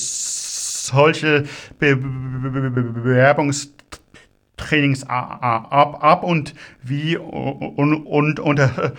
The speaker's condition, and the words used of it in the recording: Stuttering. Und sollte es euch noch nicht aufgefallen sein, ich stottere auch übrigens.